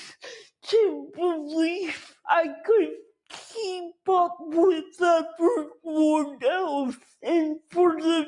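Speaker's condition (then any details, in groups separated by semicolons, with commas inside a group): Physical speech impairment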